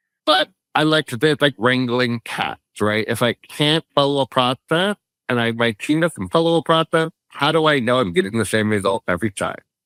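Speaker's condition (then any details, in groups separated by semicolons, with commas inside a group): No condition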